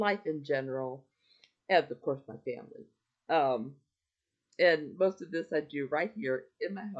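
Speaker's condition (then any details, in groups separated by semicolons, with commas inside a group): No condition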